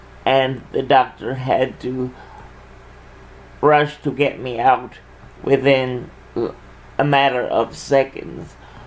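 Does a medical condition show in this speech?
Yes: cerebral palsy.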